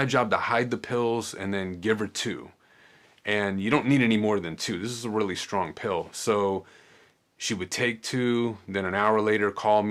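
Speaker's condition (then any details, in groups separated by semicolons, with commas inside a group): No condition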